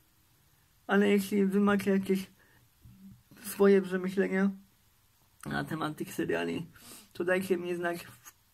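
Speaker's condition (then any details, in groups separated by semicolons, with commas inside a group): Cerebral palsy; uses wheelchair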